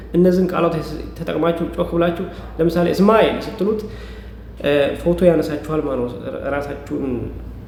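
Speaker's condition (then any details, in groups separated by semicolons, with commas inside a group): No condition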